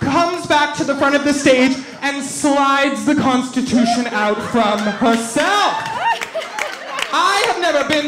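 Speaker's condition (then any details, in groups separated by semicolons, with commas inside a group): No condition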